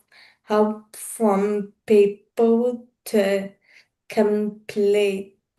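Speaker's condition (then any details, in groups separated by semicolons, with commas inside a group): Cerebral palsy; slower speaking pace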